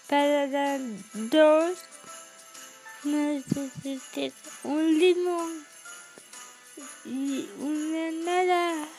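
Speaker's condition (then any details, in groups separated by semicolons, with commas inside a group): Cerebral palsy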